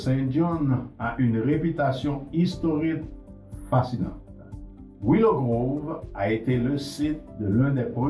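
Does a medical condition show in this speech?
No.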